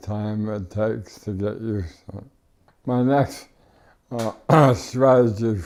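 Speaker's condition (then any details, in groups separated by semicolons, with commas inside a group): ALS; power wheelchair, no tracheostomy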